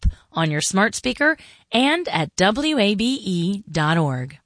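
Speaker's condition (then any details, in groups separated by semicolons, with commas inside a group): No condition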